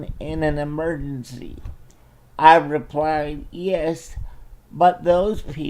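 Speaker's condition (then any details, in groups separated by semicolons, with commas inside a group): Cerebral palsy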